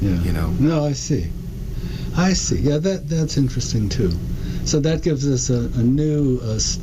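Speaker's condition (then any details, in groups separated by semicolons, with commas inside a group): Parkinson's disease; diagnosed almost 4 years ago; walking no longer automatic, guides steps very consciously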